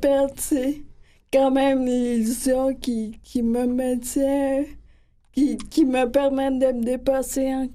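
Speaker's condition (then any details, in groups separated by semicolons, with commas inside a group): Friedreich's ataxia; diagnosed at age 15, now age 30, progressive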